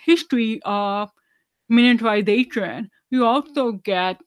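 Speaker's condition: Deafness, severe; about 99% hearing loss, hearing aids worn whole life, cochlear implant candidate

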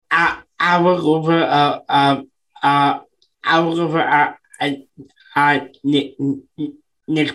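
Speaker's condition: Down syndrome; from birth, intestinal bypass surgery day three, open heart surgery before three months, two heart holes

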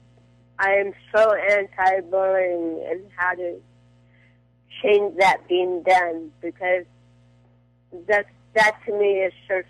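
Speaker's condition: Cerebral palsy; dependent on Botox

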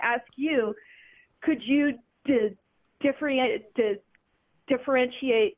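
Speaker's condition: Stuttering; fluent for several sentences, stuttering heard on word stutter and elsewhere, likened to car with bad battery; repeated sounds

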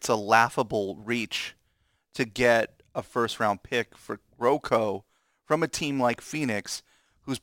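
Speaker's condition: No condition

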